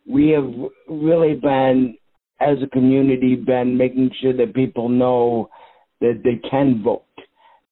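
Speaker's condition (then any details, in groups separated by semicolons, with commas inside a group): Cerebral palsy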